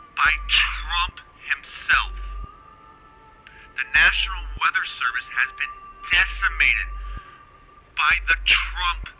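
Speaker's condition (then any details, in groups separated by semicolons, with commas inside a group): No condition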